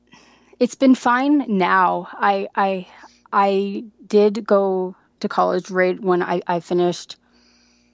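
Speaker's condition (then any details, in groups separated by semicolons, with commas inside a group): Stuttering; onset at age 15 without a clear sudden change, possibly stress-related, brief stutter at age five that resolved; has had therapy, uses fluency skills; can control speech with fluency skills, phone calls often hard; repeated words, prolonged sounds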